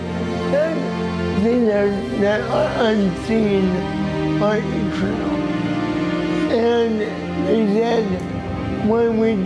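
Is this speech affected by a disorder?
Yes: cerebral palsy; cerebral palsy from birth, Apgar score 0 at birth, very low birth weight of 3 pounds 1 ounce; able to do public speaking and DJ.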